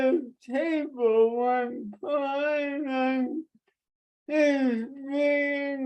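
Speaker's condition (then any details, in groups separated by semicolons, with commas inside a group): Traumatic brain injury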